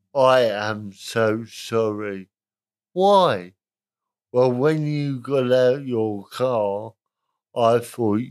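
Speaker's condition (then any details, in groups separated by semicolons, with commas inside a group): Cerebral palsy, spastic, moderate; talks a bit funny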